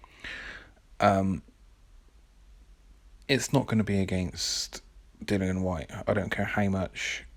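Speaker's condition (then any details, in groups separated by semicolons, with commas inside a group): No condition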